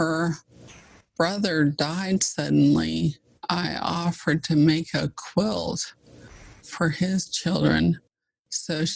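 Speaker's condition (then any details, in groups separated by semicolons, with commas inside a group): ALS (Lou Gehrig's disease); fast progressing form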